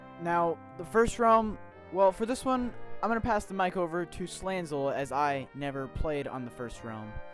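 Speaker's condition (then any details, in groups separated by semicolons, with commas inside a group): No condition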